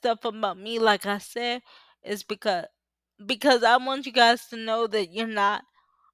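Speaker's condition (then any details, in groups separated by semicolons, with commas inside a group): Cerebral palsy; uses power wheelchair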